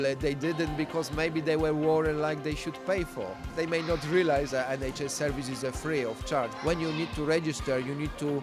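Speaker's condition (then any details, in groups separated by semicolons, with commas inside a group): No condition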